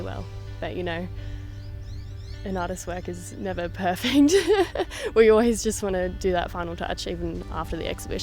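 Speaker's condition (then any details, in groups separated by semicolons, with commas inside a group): No condition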